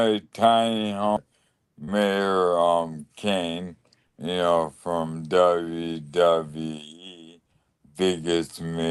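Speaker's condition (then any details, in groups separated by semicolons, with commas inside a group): ALS; one leg affected, leg brace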